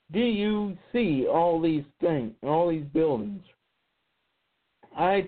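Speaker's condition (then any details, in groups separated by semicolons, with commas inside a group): Cerebral palsy; cannot be hidden when acting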